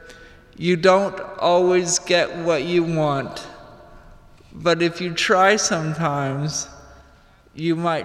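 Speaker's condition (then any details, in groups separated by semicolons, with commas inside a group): Cerebral palsy; slow typing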